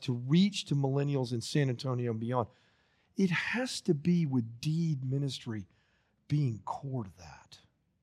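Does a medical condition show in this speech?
No.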